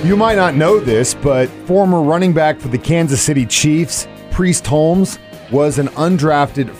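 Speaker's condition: No condition

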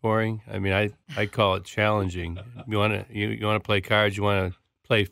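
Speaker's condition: Parkinson's disease; left hand clutching years before diagnosis, anxiety-triggered tremor, movement and coordination affected, diagnosed within two days via Peter Secchia; four years since diagnosis, movement specialist, speech therapy, Big and Loud therapy for movement, posture, voice; speech tough, learned voice correction in Big and Loud therapy

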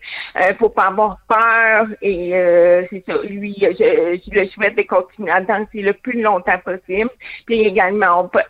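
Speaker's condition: Hearing loss with cochlear implant; born deaf, lip reading helps, used masks with window; phone interview, hearing through cochlear implant; removes implant in water, total silence, phone understanding varies by person

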